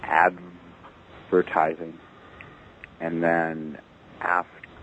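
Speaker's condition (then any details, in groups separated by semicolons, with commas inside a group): Stuttering; lifelong stuttering; stutters openly, including at work, mostly not avoiding stuttering; blocks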